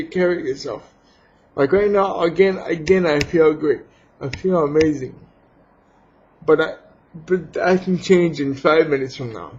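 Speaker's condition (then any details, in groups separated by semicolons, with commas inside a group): Cerebral palsy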